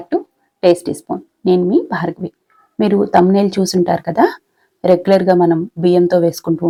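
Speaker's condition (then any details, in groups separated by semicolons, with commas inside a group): No condition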